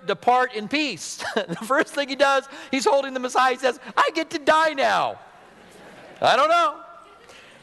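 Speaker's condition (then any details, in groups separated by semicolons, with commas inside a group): No condition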